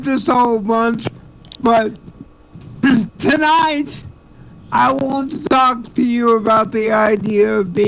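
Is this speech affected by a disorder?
Yes: cerebral palsy; speech sounds drunk.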